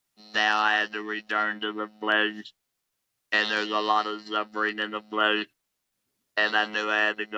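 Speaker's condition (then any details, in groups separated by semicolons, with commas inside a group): Laryngectomy; electrolarynx speech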